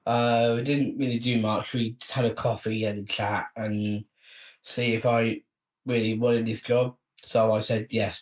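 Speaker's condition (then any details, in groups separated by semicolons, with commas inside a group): Down syndrome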